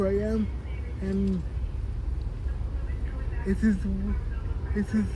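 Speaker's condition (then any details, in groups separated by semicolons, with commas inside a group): Cerebral palsy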